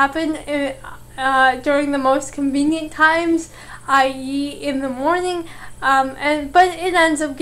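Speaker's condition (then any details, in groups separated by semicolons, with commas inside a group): Cerebral palsy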